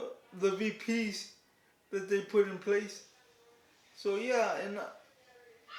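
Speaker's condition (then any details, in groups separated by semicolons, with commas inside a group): Cerebral palsy; declined offered surgery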